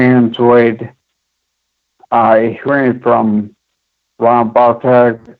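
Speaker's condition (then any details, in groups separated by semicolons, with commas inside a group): Friedreich's ataxia; onset around age 11, about 32 years since onset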